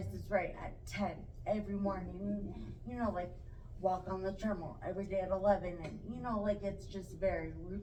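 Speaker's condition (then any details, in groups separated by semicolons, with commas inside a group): Traumatic brain injury; severe, tracheostomy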